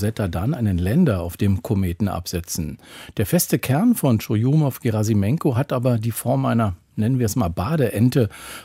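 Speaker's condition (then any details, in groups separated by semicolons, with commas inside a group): No condition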